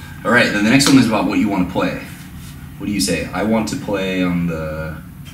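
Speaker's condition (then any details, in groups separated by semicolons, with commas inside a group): No condition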